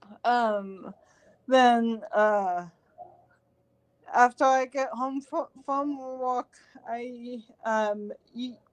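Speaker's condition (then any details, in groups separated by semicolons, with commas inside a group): Cerebral palsy; talks too fast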